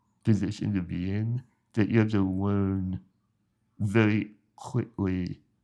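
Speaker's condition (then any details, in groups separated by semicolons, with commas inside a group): Spinal muscular atrophy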